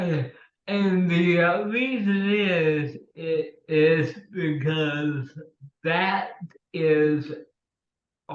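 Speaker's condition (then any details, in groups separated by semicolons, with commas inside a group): Cerebral palsy; since childhood; speech impediment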